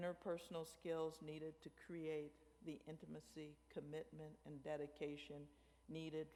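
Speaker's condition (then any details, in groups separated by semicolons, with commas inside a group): No condition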